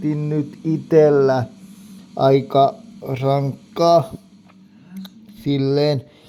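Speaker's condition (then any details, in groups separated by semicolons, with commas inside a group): Cerebral palsy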